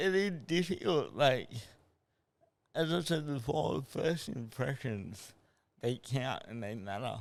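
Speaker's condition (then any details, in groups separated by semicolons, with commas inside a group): Cerebral palsy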